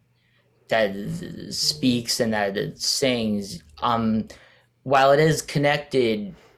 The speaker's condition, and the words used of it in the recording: Stuttering. And when I sing, there's no stutter hesitation.